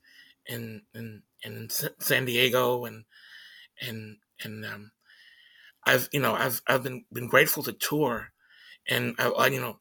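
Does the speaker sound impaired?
Yes: stutter; stuttering during conversation; here repeated sounds, repeated words, prolonged sounds.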